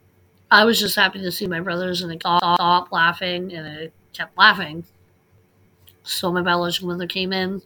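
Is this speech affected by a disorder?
Yes: cleft lip and palate; congenital unilateral cleft lip, palate split down middle, many childhood surgeries, left nostril blocked by cartilage; nasal air restriction, no airflow through left nostril; childhood speech impediment, slow speech development, audible heavy breathing or wheezing heard over words.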